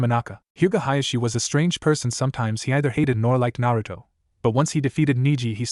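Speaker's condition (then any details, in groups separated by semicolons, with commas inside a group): No condition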